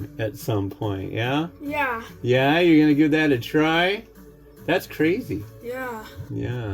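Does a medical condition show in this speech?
No.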